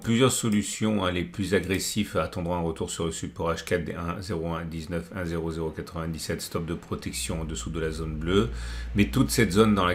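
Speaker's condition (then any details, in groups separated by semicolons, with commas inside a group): No condition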